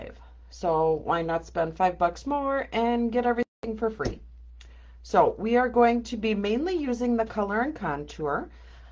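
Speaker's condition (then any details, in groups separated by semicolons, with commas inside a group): No condition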